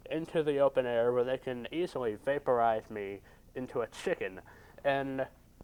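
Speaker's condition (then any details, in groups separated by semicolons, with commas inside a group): No condition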